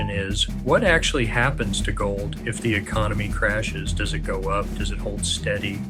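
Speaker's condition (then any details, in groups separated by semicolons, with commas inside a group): No condition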